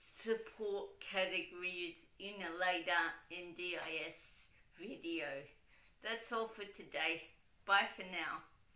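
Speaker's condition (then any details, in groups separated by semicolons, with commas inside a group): Cerebral palsy, dystonic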